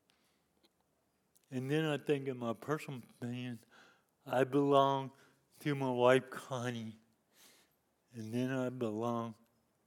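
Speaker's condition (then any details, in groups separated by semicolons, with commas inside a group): Cerebral palsy; lifelong disability since youth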